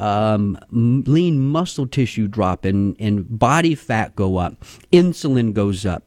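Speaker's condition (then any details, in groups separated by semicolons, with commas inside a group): No condition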